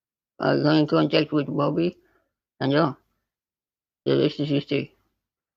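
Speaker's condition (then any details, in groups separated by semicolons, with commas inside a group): Spinal muscular atrophy type 2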